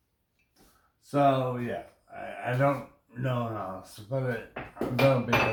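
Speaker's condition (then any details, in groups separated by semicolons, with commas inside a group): Brain injury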